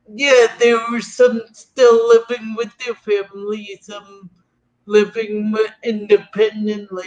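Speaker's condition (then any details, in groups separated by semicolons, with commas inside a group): Cerebral palsy; atypical gait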